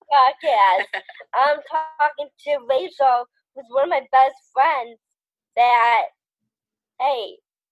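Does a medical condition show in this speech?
Yes: Down syndrome.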